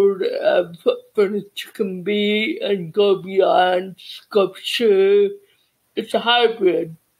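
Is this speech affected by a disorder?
Yes: cerebral palsy; childhood speech therapy.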